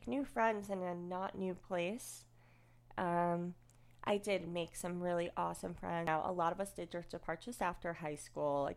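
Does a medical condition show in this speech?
Yes: cleft lip and palate, unilateral.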